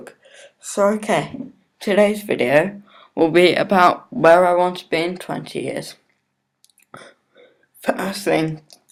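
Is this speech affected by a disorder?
Yes: cerebral palsy; not fully independent.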